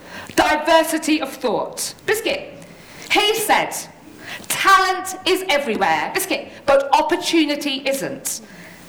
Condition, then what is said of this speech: Tourette syndrome. So a lot of what I'm about to say will be a surprise to everyone, including me.